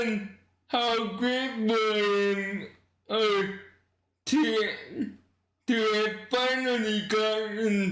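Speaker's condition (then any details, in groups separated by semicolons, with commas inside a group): Cerebral palsy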